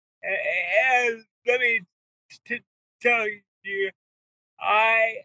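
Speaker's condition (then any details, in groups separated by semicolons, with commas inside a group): Cerebral palsy; wheelchair user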